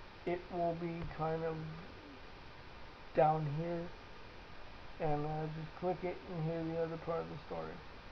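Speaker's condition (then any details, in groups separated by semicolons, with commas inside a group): Cerebral palsy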